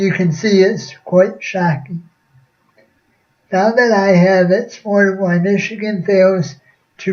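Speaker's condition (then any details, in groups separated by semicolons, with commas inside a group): Cerebral palsy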